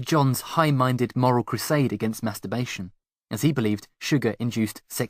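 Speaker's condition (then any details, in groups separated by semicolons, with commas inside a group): No condition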